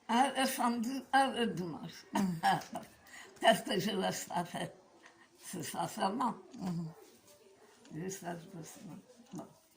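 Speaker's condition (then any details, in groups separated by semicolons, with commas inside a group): Meige syndrome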